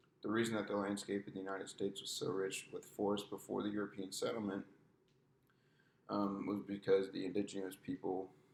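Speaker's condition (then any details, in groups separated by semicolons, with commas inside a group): No condition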